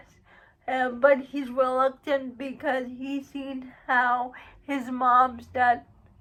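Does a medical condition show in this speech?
Yes: cerebral palsy; uses wheelchair.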